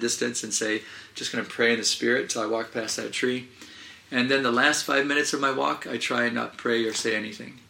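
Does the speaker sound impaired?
No.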